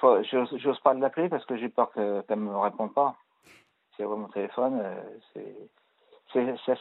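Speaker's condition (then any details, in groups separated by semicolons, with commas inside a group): Parkinson's disease; pronounced tremors at times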